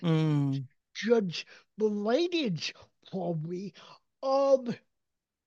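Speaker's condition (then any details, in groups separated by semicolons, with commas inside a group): Cerebral palsy, mild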